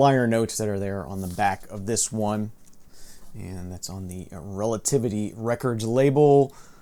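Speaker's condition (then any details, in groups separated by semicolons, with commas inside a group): No condition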